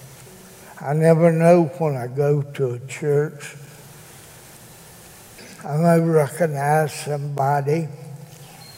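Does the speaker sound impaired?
Yes: cerebral palsy; can no longer walk.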